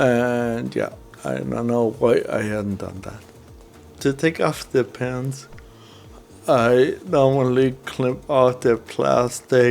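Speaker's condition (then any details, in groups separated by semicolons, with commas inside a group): Cerebral palsy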